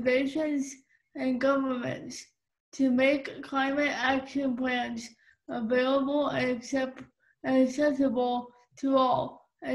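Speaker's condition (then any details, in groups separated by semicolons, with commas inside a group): Cerebral palsy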